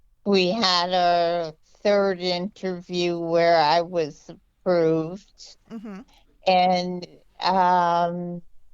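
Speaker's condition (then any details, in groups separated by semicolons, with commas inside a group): Multiple sclerosis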